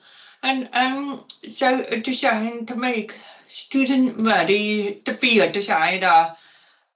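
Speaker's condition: Profoundly deaf; profound deafness

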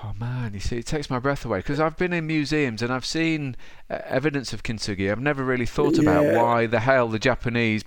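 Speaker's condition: No condition

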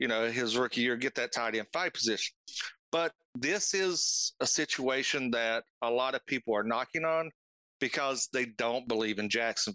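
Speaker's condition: No condition

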